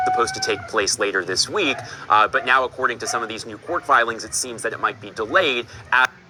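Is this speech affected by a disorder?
No.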